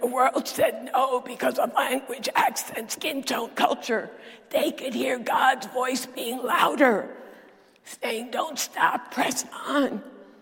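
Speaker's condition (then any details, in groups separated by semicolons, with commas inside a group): Dysphonia; dysphonia diagnosed about a decade ago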